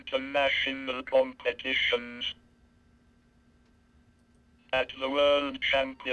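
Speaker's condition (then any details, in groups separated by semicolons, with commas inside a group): Cerebral palsy, speech-generating device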